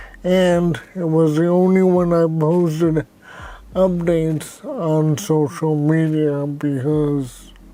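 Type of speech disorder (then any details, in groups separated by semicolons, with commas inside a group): Dysarthria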